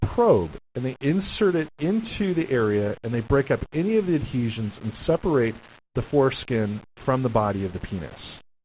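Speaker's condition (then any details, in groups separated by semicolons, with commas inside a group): No condition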